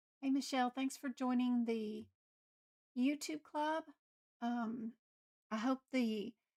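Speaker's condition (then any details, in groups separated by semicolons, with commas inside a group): No condition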